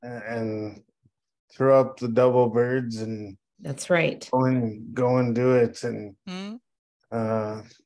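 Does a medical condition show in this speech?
Yes: cerebral palsy.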